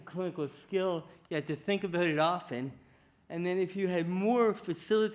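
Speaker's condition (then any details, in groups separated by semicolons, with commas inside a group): Cerebral palsy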